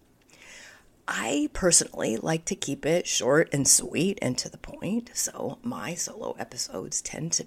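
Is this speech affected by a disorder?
Yes: spasmodic dysphonia; onset earlier this year, ongoing; symptoms probably audible in recording, still navigating condition; voice audibly affected.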